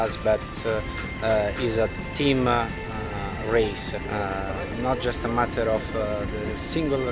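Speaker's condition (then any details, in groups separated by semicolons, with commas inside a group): No condition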